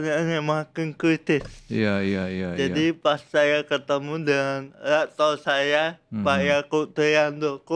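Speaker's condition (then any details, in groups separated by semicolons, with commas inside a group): Cerebral palsy; from birth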